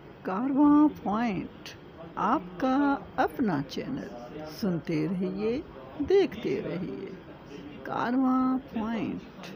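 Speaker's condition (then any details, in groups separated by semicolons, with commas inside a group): No condition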